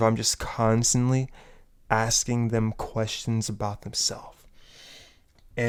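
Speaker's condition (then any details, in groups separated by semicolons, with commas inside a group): No condition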